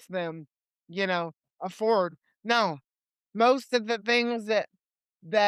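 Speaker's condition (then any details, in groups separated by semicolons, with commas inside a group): Cerebral palsy; limited mobility, legs; age 28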